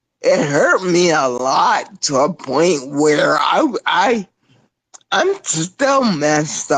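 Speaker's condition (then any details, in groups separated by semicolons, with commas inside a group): Spinocerebellar ataxia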